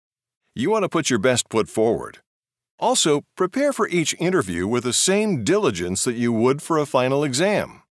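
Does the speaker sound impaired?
No.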